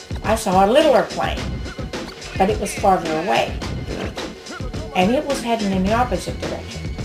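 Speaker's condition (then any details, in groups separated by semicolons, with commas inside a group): No condition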